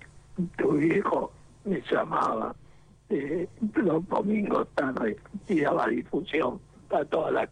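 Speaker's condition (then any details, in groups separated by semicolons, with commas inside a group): Laryngectomy, esophageal speech; esophageal voice, very hard to relearn, sounds fairly clear, no assistive device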